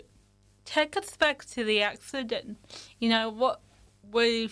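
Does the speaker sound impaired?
Yes: cerebral palsy; cerebral palsy from birth.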